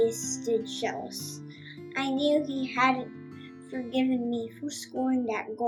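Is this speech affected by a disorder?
No.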